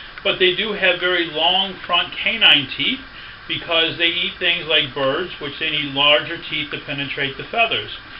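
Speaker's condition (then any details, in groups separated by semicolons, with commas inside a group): No condition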